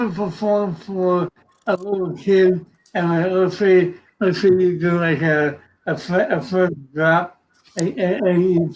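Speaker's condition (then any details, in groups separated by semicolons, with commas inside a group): Cerebral palsy; from birth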